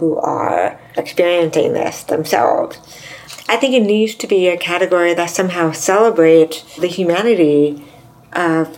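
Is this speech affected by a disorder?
Yes: deafness; severe to profound deafness from 3, hearing aids to 34, implant worse ear 34, other 41; bilateral cochlear implants, less lip reading and listening effort, deafer without implants, loud sound startling; grew up speaking, mainstream schooling, learned sign language in 20s, also signs.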